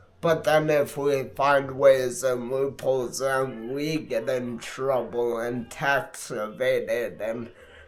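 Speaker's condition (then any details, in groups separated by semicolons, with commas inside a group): Multiple sclerosis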